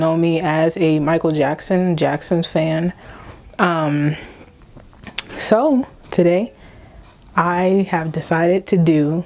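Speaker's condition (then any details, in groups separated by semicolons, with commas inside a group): No condition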